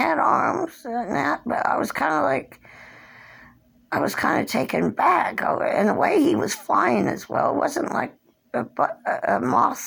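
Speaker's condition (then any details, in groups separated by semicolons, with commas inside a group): Cerebral palsy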